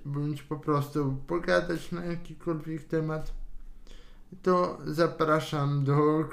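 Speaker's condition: Cerebral palsy; cerebral palsy from birth, wheelchair user, cannot walk or stand on legs, arms partly impaired

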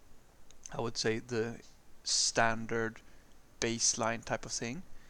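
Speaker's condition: No condition

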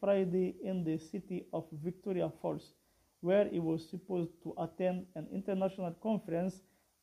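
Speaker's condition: No condition

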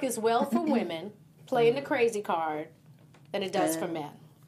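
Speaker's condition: No condition

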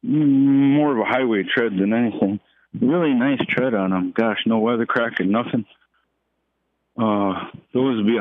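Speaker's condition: No condition

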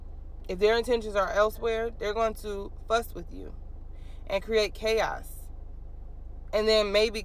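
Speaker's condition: No condition

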